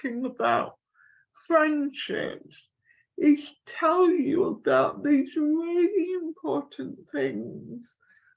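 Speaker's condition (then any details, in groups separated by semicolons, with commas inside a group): Cerebral palsy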